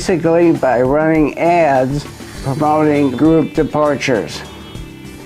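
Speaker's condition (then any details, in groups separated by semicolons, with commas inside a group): Lou Gehrig's disease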